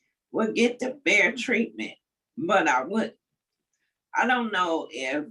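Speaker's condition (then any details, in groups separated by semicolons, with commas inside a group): Cerebral palsy; uses wheelchair or mobility device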